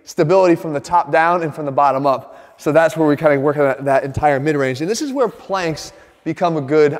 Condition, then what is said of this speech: No condition.